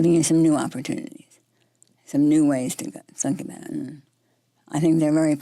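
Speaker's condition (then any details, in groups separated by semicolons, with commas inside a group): Parkinson's disease; 8 years since diagnosis, tremor, freezing, walks unaided; voice affected, speech may be softer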